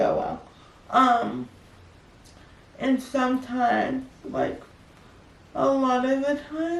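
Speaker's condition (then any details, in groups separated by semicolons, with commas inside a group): Cerebral palsy; speech worsening over past year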